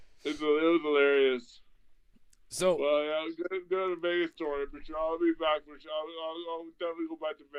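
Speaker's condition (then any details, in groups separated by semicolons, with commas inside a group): Traumatic brain injury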